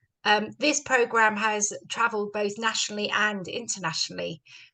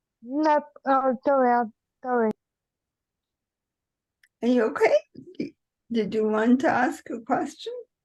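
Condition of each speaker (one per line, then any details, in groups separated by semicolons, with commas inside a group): No condition
Cerebral palsy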